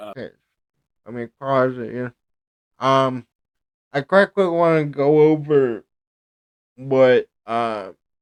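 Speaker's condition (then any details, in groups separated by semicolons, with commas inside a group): Cerebral palsy; speech affected by cerebral palsy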